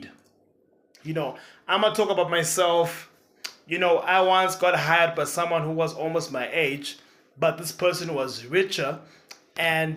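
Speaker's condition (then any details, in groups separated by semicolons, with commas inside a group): No condition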